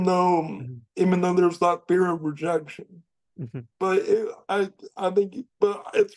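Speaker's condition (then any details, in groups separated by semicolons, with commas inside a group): Cerebral palsy; jokes of having voice for print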